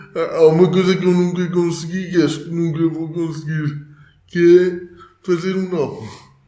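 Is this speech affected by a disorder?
Yes: cerebral palsy.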